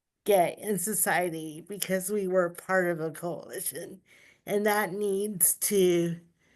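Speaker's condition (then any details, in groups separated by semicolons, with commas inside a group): Cerebral palsy; uses power wheelchair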